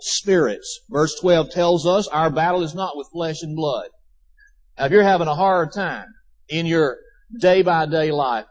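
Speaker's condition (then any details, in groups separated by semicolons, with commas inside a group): No condition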